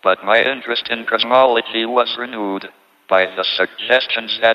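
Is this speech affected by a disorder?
Yes: ALS, tracheotomy, through a speech-generating device; tracheotomy after critical pneumonia during CERN visit, computerized speech synthesizer; lost voice due to tracheotomy, robotic American-accented synthesized voice, earlier natural speech deteriorated.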